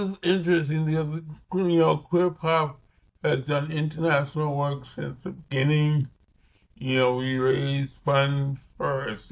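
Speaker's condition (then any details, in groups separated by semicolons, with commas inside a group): Cerebral palsy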